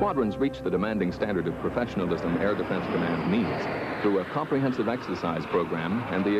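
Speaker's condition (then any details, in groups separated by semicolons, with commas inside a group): No condition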